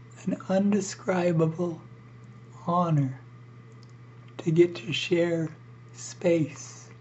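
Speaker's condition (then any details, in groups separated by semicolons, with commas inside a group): ALS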